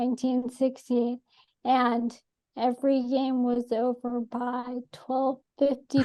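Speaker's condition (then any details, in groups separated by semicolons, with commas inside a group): ALS; atypical case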